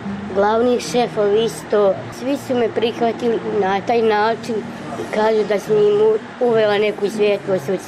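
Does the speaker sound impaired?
Yes: Down syndrome.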